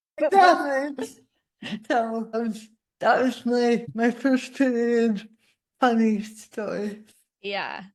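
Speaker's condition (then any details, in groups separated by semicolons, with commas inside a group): Cerebral palsy; spasticity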